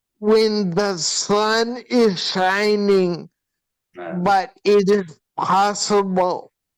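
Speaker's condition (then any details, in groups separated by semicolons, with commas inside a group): Hydrocephalus with shunt failure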